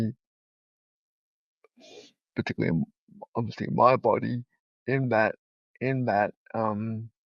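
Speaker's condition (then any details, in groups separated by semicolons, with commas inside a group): Cerebral palsy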